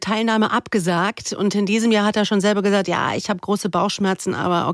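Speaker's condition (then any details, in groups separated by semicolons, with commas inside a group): No condition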